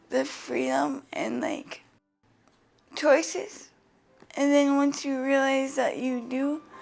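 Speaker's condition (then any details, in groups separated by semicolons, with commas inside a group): Cerebral palsy; present from birth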